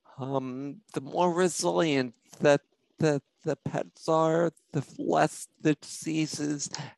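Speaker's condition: Spinocerebellar ataxia; symptoms for over 40 years, no definitive treatment, self-experimenting on own symptoms

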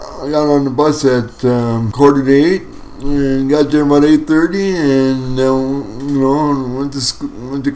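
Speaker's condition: Cerebral palsy; from birth, wheelchair for mobility, childhood physical therapy at crippled children's school and Grand Forks university

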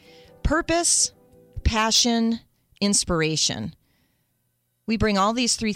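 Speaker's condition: No condition

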